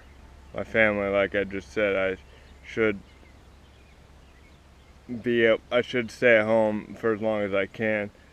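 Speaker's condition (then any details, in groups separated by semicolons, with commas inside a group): Cerebral palsy; spastic, affects walking and legs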